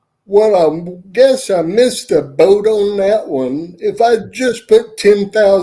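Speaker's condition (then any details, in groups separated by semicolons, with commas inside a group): Cerebral palsy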